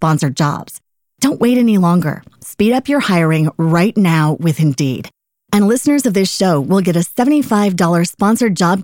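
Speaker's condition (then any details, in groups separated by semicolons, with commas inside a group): No condition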